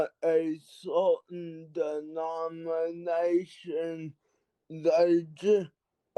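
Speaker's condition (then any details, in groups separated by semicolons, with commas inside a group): Cerebral palsy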